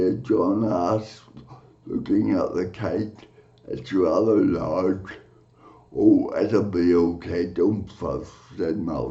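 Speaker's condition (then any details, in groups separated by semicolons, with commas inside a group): Cerebral palsy; from birth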